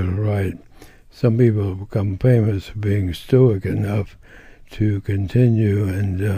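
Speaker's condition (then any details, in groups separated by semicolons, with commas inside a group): ALS; bulbar onset; diagnosed within past year, at age 66; voice and speech affected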